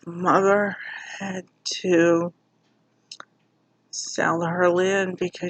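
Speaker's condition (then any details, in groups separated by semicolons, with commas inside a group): Cerebral palsy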